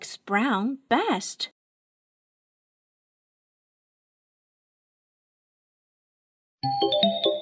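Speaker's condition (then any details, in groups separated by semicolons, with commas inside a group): No condition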